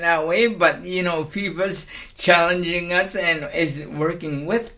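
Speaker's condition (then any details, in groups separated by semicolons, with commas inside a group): Cerebral palsy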